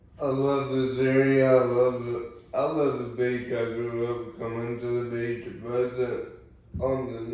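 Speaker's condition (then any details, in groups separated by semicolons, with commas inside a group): Cerebral palsy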